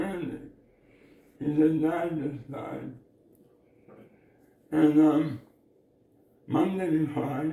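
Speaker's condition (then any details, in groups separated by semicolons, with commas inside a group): Oral cancer; sounds drunk, right tongue paralyzed, purees only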